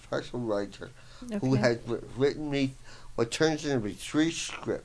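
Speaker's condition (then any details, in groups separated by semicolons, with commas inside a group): Voice box damage, traumatic brain injury; voice box partially damaged by fireman's trach tube, traumatic brain injury from smoke inhalation in fire; tbi found 3-4 years ago, rehabilitation services, fine motor loss, half lung capacity lost, cannot handwrite; difficulty talking, lost singing voice, slight speech impediment, listeners misjudge as mentally impaired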